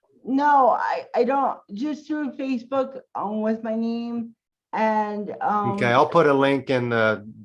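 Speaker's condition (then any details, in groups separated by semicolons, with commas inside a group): Cerebral palsy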